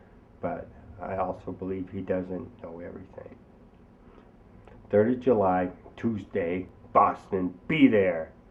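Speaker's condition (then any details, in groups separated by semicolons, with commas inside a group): ALS; onset in arms; about a year since diagnosis, very weak, reduced lung capacity; worsening speech, speech device, choking, thin liquids hard, excess saliva, breathless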